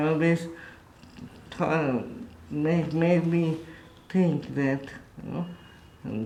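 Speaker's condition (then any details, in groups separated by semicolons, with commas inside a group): Cerebral palsy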